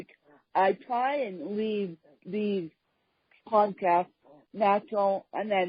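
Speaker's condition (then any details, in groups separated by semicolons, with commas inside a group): Cerebral palsy; speech impediment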